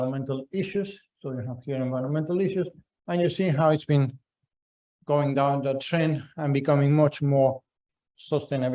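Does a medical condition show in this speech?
No.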